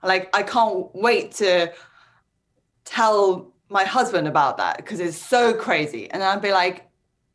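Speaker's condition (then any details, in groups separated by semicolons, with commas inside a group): Speech impairment, word-finding; congenital AVM, sudden slurred speech then collapse, emergency surgery, half skull removed, cranioplasty with plastic skull; about a year since onset, relearning to talk, strong speech recovery, non-linear progress; word-finding difficulty, speech feels fine internally, initially no speech, comprehension intact, long unable to form sentences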